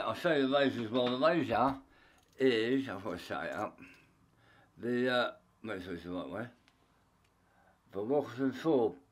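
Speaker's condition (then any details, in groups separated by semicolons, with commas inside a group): Tongue cancer; half tongue removed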